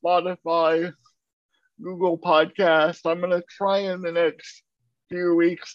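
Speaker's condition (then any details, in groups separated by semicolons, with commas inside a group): Cerebral palsy; uses a wheelchair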